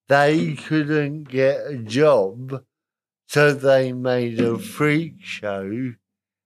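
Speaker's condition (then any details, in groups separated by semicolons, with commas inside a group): Cerebral palsy, moderate; spastic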